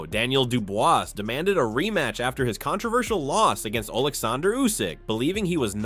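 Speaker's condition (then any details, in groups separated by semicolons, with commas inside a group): No condition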